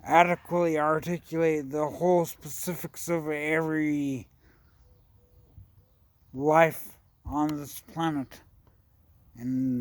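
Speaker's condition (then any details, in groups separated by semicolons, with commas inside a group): Traumatic brain injury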